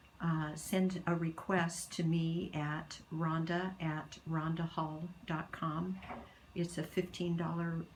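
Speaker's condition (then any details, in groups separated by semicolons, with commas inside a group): No condition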